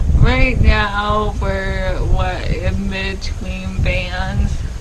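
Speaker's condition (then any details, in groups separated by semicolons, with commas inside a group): ALS; no ventilator needed yet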